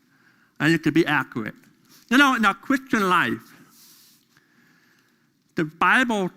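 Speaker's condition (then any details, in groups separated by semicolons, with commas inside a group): Deafness; deaf during school years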